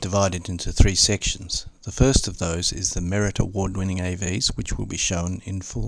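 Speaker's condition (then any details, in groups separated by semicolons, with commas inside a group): No condition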